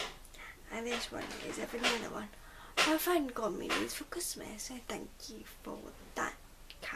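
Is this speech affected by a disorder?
Yes: cerebral palsy.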